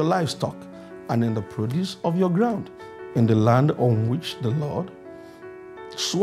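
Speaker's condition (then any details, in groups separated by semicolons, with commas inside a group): No condition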